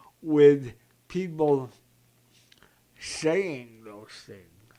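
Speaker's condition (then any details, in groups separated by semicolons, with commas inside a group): Cerebral palsy; present from birth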